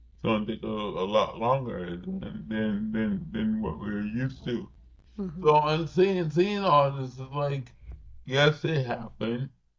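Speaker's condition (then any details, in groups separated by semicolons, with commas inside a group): Cerebral palsy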